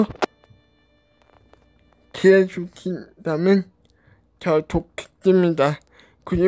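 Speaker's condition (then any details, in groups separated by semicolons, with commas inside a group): Cerebral palsy; brain lesion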